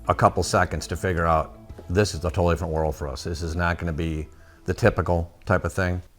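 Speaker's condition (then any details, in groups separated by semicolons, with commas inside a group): No condition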